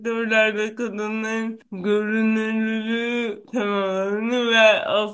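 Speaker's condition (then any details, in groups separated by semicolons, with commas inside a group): Cerebral palsy; no known cure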